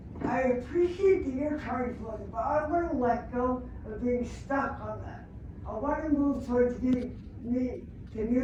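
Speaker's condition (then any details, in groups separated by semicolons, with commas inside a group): Traumatic brain injury; speech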